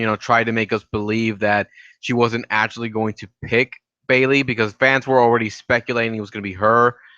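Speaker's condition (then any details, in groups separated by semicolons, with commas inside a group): No condition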